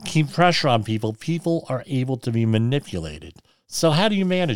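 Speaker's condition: Cleft lip and palate

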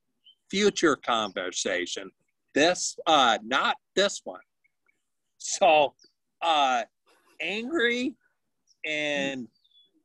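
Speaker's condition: Aphasia; initially no talking, now halting telegraphic speech, many fillers and pauses, missing words

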